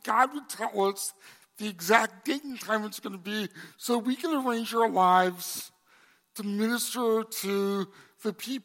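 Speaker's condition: Cerebral palsy; congenital

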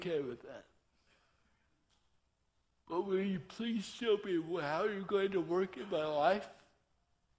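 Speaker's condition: Torsion dystonia; drug-free, walking again after 2.5 years of water therapy, body still not controllable

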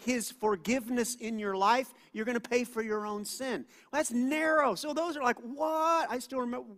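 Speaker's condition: No condition

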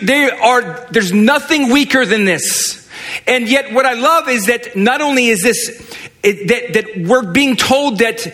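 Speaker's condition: Stuttering, severe; lifelong stuttering, alcohol drinking once the only way to speak; almost impossible to get anything out, stuttered throughout meeting with Herndon High School principal; repeated sounds, repeated words

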